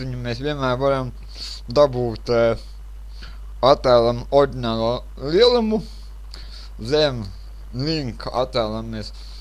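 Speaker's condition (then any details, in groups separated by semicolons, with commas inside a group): Cerebral palsy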